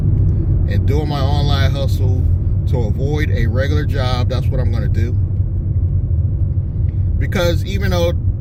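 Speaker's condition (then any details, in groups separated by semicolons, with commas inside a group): No condition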